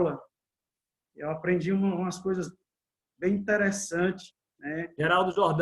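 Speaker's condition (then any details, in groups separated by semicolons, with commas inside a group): No condition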